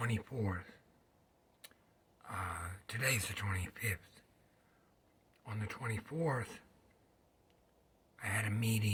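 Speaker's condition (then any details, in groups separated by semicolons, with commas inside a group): Laryngeal cancer, vocal cord paralysis; lump on left vocal cord, left vocal cord paralyzed; refused chemotherapy and radiation, slight progression, metabolic therapy; cannot talk, paralyzed vocal cord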